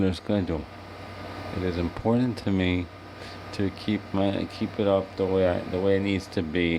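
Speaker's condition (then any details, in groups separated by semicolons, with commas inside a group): Cerebral palsy; wheelchair user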